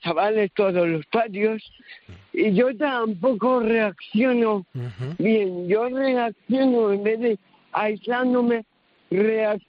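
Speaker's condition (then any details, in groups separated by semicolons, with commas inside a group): Cerebral palsy; diagnosed years later after MRI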